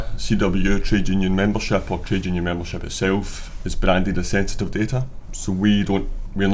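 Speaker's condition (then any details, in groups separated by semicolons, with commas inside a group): No condition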